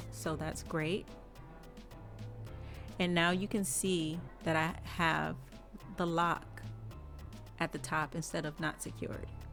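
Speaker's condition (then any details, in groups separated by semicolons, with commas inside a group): No condition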